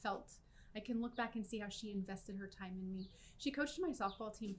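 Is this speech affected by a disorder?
No.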